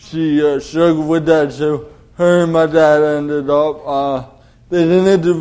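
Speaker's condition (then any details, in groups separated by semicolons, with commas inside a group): Cerebral palsy; oxygen loss at birth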